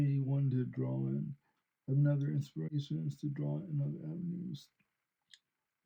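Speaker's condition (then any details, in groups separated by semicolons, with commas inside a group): Cerebral palsy; since birth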